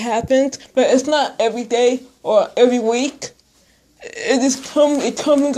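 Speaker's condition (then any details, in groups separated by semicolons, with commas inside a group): Speech impairment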